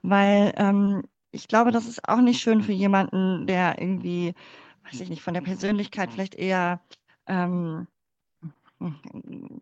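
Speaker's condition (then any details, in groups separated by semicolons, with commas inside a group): Cleft palate; congenital, born in former GDR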